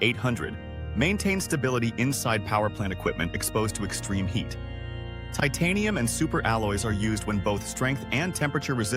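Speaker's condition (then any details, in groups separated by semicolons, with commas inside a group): No condition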